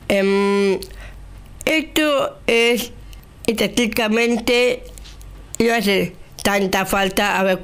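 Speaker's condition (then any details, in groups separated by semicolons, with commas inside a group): Down syndrome; with intellectual disability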